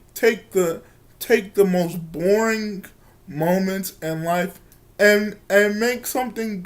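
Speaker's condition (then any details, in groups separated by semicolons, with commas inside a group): Cerebral palsy; from birth, wheelchair user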